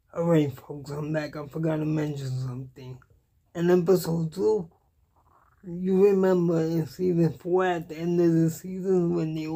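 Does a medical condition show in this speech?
Yes: cerebral palsy; cannot walk, uses wheelchair.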